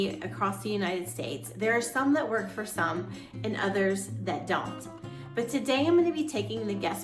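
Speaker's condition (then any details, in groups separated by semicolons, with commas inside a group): No condition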